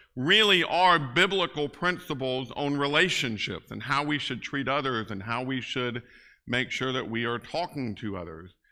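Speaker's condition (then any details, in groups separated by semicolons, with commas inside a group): No condition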